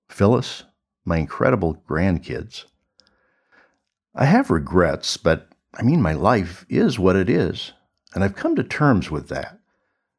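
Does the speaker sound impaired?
No.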